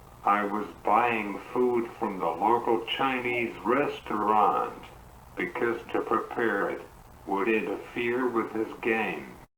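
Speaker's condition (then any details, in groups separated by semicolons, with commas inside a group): Cerebral palsy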